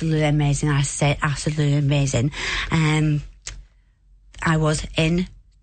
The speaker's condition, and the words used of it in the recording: Aphasia. I have a aphasia, that's why, yes?